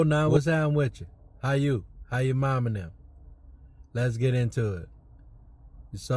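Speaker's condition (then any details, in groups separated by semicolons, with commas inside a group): No condition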